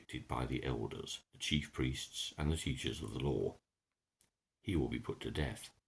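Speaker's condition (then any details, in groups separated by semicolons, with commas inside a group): No condition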